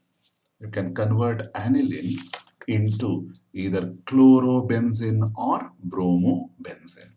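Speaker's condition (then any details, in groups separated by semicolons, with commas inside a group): No condition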